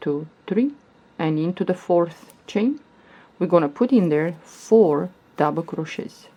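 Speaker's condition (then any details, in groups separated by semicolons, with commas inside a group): No condition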